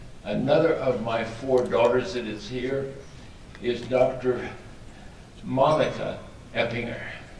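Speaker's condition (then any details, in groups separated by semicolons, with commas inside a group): ALS; extremely weak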